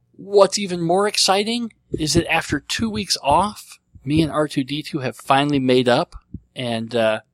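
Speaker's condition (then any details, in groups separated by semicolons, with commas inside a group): Cleft lip and palate; treated as a baby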